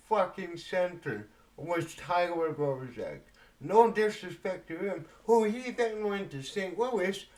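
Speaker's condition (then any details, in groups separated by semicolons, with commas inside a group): Cerebral palsy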